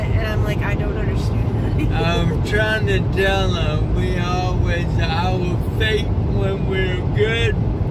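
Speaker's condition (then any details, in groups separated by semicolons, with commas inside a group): Cerebral palsy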